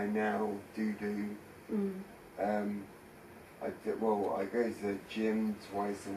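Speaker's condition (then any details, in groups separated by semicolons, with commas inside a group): Traumatic brain injury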